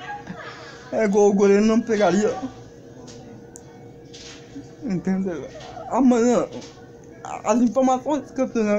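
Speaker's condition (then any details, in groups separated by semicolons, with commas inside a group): Cerebral palsy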